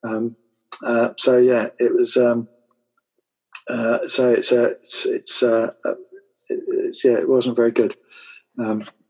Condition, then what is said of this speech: Aphasia. Um, uh, and actually, uh, it's uh, and it's in uh, what I have aphasia and apraxia as well.